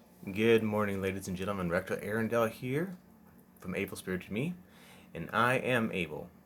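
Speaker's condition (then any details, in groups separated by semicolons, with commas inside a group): No condition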